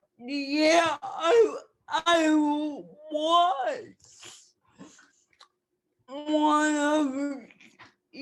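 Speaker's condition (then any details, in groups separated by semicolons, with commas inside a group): Cerebral palsy; speech affected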